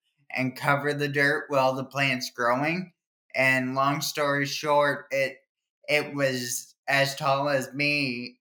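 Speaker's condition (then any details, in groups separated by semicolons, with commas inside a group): Cerebral palsy; trouble remembering multiple tasks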